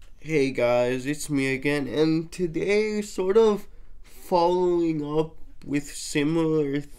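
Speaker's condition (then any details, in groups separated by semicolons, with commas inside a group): Cerebral palsy, mixed, mild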